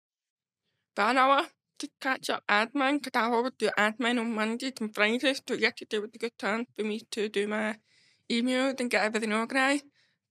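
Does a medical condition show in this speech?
Yes: deafness; hearing loss.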